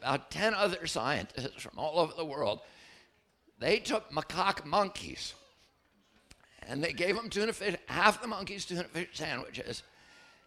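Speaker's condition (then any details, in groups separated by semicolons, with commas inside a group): Spasmodic dystonia; voice trembles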